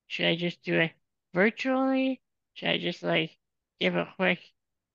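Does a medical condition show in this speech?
Yes: spinal muscular atrophy; motorized wheelchair user whole life.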